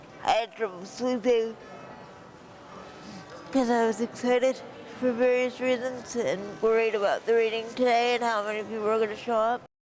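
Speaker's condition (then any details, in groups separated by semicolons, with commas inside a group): Cerebral palsy; able to speak, considers self very good speaker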